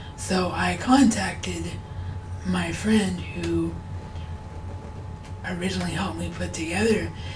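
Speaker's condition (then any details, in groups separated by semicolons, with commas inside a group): Cerebral palsy; wheelchair bound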